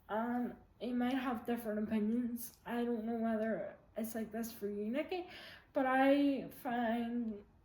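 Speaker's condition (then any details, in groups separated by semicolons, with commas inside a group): Quadriplegic cerebral palsy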